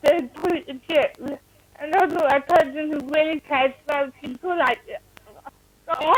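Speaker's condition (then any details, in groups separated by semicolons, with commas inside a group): Cerebral palsy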